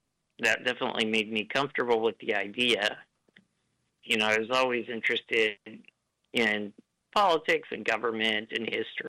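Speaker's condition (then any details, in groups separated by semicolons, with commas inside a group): Duchenne muscular dystrophy; diagnosed at age 3, power chair since about age 10, no ventilator earlier in life; uses a ventilator to breathe; ventilator may be audible, speech cadence slightly different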